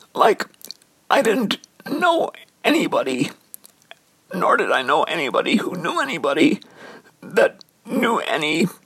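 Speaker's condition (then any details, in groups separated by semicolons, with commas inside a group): Dysphonia; voice raspier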